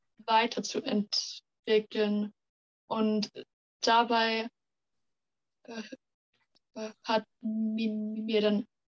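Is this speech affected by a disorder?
Yes: stuttering; stuttering since kindergarten age, many logopedists and speech therapists, stuttering therapy groups with other stutterers; 18 years old, fighting stuttering less with pressure and resistance; part-word and word repetitions, we wegzulaufen; here repeated sounds.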